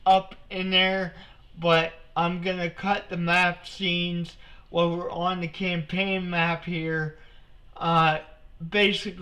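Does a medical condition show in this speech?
Yes: cerebral palsy; only one hand usable.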